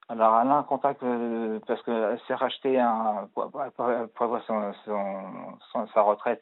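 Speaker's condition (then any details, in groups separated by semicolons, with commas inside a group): Parkinson's disease; arm and leg tremors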